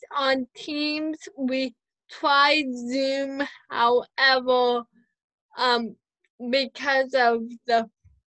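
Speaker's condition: Cerebral palsy, spastic quadriplegic, mild; since birth

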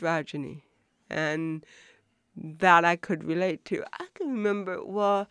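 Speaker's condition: Cerebral palsy; hearing impaired

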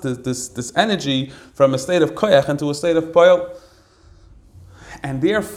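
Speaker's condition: No condition

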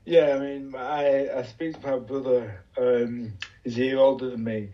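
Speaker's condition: Motor neuron disease; followed by MND

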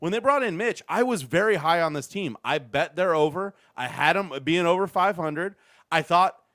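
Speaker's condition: No condition

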